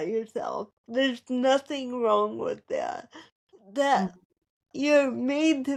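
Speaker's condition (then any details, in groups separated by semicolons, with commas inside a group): Cerebral palsy; present from birth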